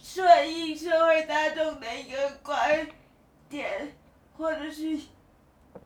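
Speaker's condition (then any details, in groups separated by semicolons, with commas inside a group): Cerebral palsy; only mouth and eyes relatively mobile, rest of body not mobile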